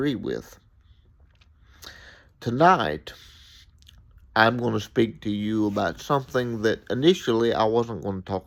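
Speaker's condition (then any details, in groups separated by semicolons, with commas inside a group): Cerebral palsy; reports speaking clearly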